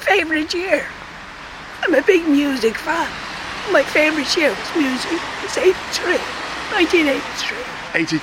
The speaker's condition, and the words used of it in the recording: Laryngectomy. And we're going to speak to a guy now who lost his voice in 2012.